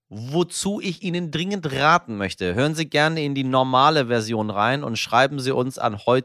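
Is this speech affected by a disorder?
No.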